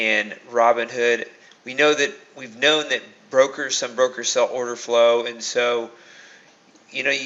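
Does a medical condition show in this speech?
No.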